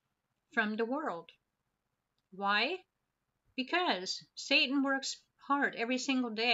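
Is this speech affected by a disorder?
No.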